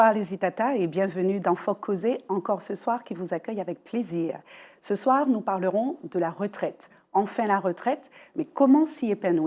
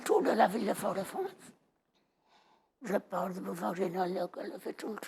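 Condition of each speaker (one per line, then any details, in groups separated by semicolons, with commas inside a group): No condition
Total laryngectomy; laryngectomy after earlier illness; after surgery; voice audibly altered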